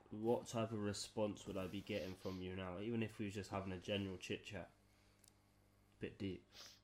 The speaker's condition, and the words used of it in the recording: None; typical speech.